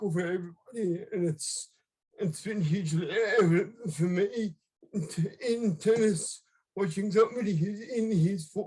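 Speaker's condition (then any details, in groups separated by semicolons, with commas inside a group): Cerebral palsy; left-sided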